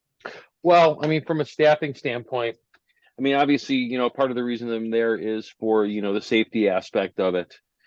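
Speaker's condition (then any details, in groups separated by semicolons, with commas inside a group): No condition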